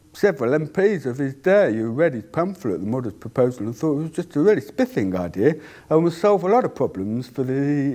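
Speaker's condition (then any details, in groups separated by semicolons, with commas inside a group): Deafness; cannot hear own voice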